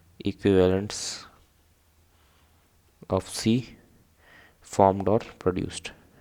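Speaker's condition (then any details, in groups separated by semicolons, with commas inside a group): No condition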